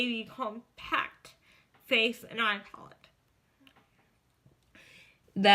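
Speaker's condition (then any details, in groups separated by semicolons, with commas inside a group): Cerebral palsy, spastic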